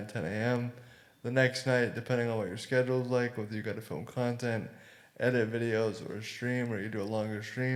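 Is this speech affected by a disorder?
Yes: cerebral palsy.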